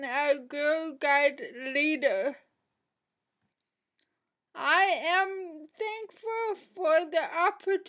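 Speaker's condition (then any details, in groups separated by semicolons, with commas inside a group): Cerebral palsy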